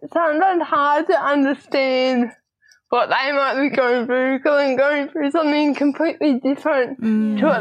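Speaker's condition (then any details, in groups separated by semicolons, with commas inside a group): Cerebral palsy, spastic diplegia; speech a bit odd, typing easier, computer full-time for schoolwork since grade one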